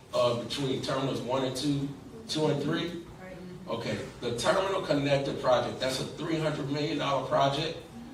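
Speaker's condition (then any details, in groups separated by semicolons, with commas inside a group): No condition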